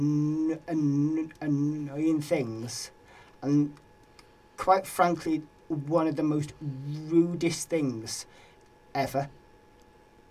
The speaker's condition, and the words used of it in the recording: Stuttering. I have to gasp for that every day when I'm trying to speak.